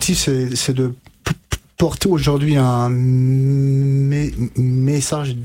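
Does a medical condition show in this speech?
Yes: stuttering; stuttering since age 5 to 6, about 27 years, untreated until about 20; speech therapy with stuttering specialist Catherine Daubier in Nancy from 20-22, several years, fluency techniques; current blocks and repetitions, blocked every sentence, used gestures, froze reading aloud; here repeated sounds.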